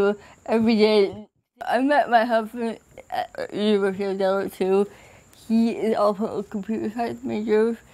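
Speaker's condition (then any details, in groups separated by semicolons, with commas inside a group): Cerebral palsy; from birth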